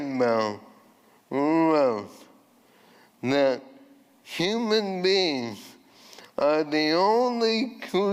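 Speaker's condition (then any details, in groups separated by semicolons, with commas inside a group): ALS; voice changed from earlier resonant voice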